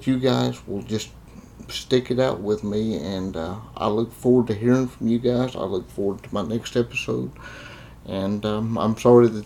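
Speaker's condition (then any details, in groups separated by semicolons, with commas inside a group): Cerebral palsy; confined to a wheelchair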